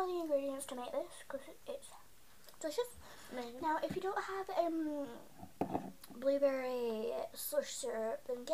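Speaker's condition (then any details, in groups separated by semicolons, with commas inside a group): No condition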